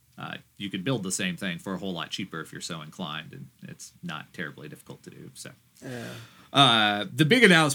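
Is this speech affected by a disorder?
No.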